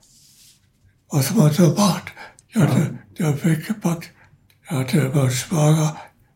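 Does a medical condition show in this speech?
Yes: Parkinson's disease; progressive Parkinson's disease, arm tremor, finger cramping, arm dislocated in car accident with ongoing pain; could not speak properly during earlier sudden spinning vertigo episode, caller noticed voice, ambulance called.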